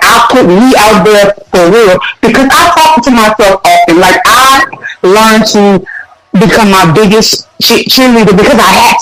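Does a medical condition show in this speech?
Yes: stutter; stutter since age 3; people took voice away because of stutter; here repeated sounds.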